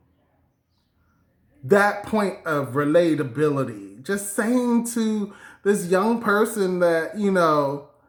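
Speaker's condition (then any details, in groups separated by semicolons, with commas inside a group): No condition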